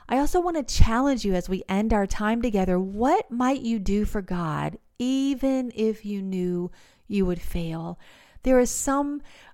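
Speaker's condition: No condition

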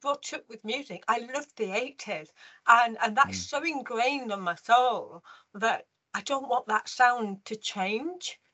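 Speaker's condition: Profound deafness, congenital; considered for cochlear implant

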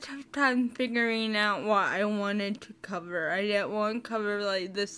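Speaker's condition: Cerebral palsy; chronic illness and disability

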